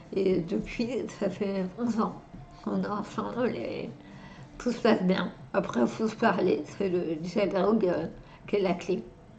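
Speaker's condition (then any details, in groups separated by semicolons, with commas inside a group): Dystonia and multiple sclerosis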